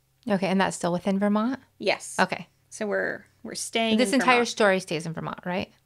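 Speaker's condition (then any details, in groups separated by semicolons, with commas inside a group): No condition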